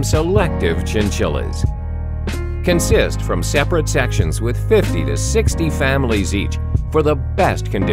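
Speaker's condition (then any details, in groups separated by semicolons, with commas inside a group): No condition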